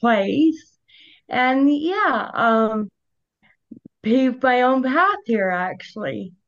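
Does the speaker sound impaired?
Yes: cerebral palsy; onset at birth, needed resuscitation to breathe, diagnosed about 18 months later, physical therapy at Glen Rose Play School; always walked, atypical gait without natural rhythm, scooter for about 12 years; no speech therapy needed as child, thanks to mother.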